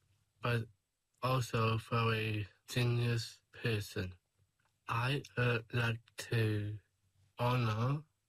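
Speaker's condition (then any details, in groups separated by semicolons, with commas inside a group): Down syndrome; age 21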